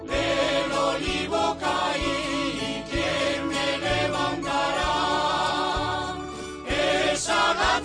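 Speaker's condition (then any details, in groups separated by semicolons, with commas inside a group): No condition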